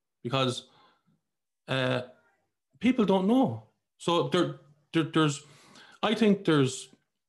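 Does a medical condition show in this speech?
Yes: stutter; stutter since childhood, really bad in school, could barely put two sentences together; still stutters sometimes, does not edit stuttering out of podcast; stuttered all the time when younger, occasional stuttering now; here repeated sounds, blocks.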